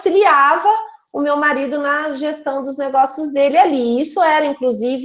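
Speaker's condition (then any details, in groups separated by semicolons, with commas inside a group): No condition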